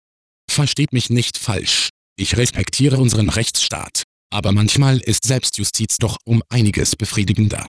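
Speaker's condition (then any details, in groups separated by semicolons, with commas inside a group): No condition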